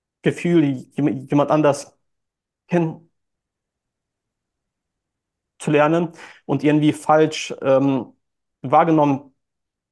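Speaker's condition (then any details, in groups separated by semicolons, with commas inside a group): Stuttering; since childhood, hard in childhood, youth, school and nearly all speaking situations; compensates by outsourcing phone calls, social media and texting, speaks on stage; speech hangs at times, part-word repetitions; blocks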